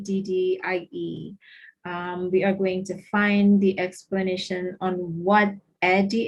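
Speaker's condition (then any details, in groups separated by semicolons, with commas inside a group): No condition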